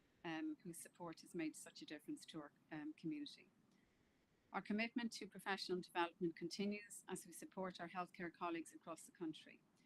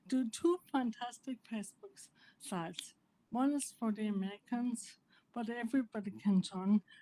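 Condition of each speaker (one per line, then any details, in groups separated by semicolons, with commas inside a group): No condition
Primary lateral sclerosis; upper motor neurons only, spasticity; initially probable diagnosis; speech sounded different, like drunk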